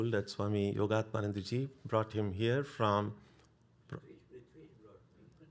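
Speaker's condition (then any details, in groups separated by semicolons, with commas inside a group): No condition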